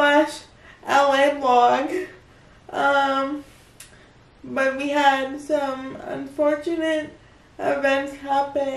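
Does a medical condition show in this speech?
Yes: cerebral palsy.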